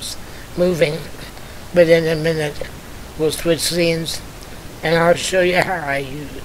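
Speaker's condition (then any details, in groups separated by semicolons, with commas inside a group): Spinal muscular atrophy type two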